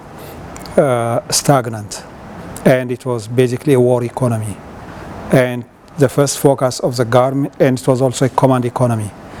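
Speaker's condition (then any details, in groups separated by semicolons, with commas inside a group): No condition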